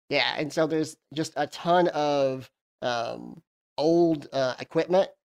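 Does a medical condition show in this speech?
Yes: cleft lip and palate.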